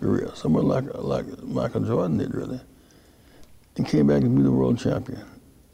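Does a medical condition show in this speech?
Yes: Parkinson's disease; first noticed through falls while walking, diagnosed by specialist, severe difficulty rising from chair, ignored about a year; recent diagnosis, dopamine medication four times daily, physical and occupational therapy, big stretches, exaggerated movements; speech therapy.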